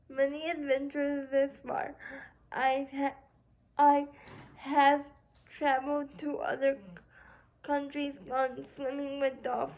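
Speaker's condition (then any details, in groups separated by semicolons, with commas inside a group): Cerebral palsy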